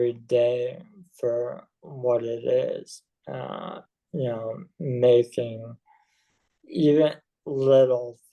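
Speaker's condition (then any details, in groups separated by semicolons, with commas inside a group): ALS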